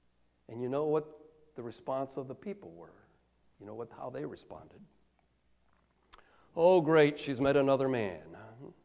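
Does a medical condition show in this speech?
No.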